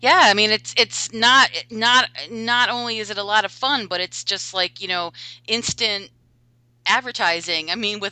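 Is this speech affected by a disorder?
No.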